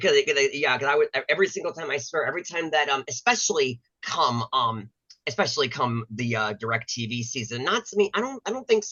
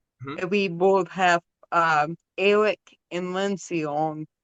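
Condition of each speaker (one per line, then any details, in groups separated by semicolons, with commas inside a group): No condition
Cerebral palsy; from birth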